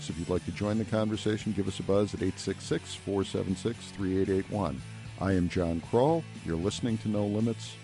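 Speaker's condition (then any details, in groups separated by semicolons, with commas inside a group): No condition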